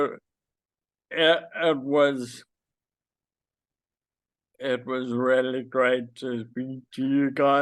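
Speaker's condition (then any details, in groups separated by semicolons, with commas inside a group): Friedreich's ataxia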